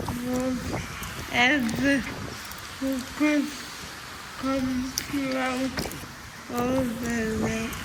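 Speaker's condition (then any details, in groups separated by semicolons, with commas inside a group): Cerebral palsy; from birth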